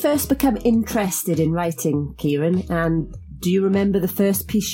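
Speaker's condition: No condition

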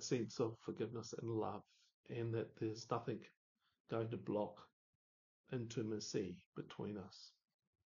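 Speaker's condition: No condition

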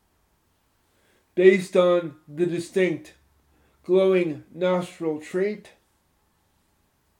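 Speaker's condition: Spastic cerebral palsy, moderate

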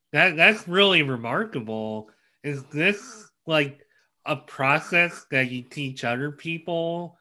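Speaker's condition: Cleft lip and palate; craniofacial condition

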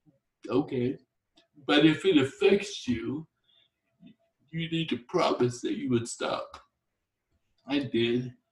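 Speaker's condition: Torsional dystonia; drives and lives independently

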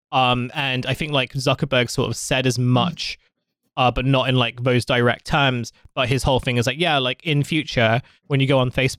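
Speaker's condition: No condition

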